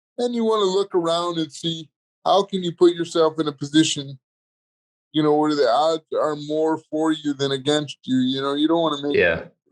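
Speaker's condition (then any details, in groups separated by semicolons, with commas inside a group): Cerebral palsy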